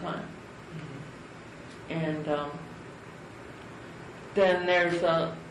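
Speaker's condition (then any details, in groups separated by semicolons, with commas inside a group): Cerebral palsy; from birth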